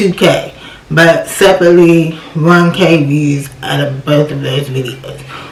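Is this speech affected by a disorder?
Yes: cerebral palsy.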